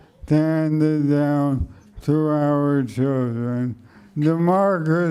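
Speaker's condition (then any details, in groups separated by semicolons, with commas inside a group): ALS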